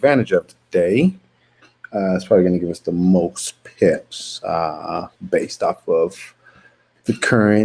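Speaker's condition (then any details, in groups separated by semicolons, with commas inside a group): No condition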